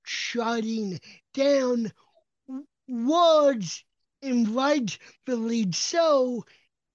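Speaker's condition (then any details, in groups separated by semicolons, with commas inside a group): Cerebral palsy; sometimes assumed drunk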